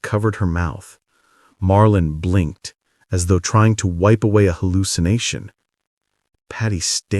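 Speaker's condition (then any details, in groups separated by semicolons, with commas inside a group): No condition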